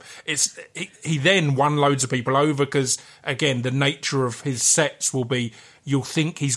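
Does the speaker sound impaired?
No.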